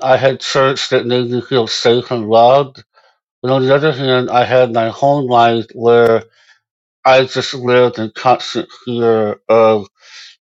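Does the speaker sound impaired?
Yes: Moebius syndrome; a little hard to understand, certain letters hard to pronounce.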